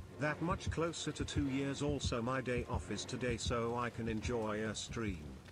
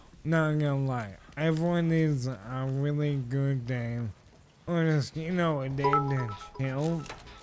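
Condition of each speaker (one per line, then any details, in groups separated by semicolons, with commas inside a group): No condition
ALS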